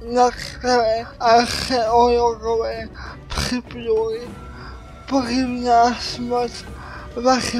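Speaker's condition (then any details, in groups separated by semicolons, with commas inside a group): Cerebral palsy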